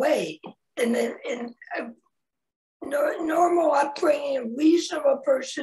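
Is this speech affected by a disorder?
Yes: laryngectomy; no speech 90 days post-surgery, swallowing issues after surgery.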